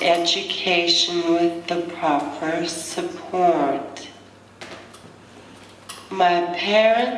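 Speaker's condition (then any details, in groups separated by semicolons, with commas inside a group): Cerebral palsy; diagnosed at age one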